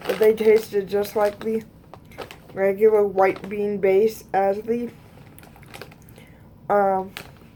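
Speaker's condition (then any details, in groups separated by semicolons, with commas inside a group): Cerebral palsy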